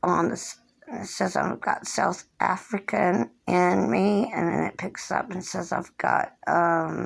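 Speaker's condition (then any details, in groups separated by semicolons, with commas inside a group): Cerebral palsy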